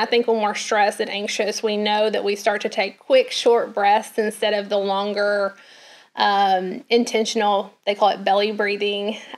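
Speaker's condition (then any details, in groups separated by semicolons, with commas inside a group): No condition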